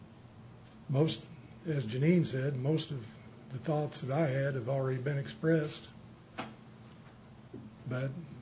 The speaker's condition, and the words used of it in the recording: Parkinson's disease. I've got Parkinson's, so I'm a little shaky tonight, not speaking too fast.